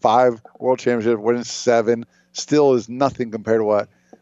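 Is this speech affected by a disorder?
No.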